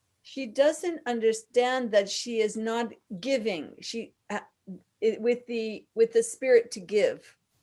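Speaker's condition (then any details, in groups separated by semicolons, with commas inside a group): No condition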